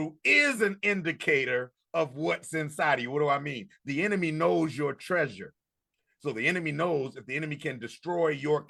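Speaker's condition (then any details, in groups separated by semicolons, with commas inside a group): No condition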